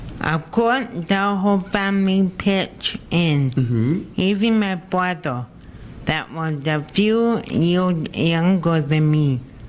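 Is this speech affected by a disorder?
Yes: acquired brain injury; car accident at eight months old; had speech therapy.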